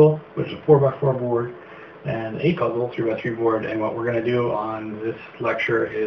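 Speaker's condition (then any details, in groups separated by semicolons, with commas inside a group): No condition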